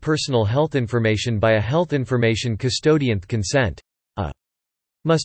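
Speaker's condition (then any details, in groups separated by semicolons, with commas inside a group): No condition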